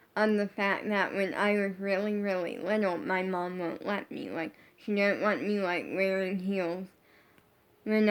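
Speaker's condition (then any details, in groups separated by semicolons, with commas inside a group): Brain injury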